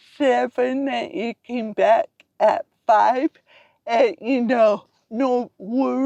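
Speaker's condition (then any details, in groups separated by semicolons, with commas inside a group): Cerebral palsy; from birth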